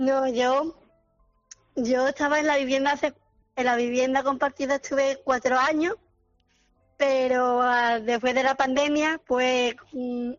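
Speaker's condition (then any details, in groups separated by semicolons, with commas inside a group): Down syndrome; trisomy 21, genetic cause; adult, 30 years old, speaking by phone from library, poor line coverage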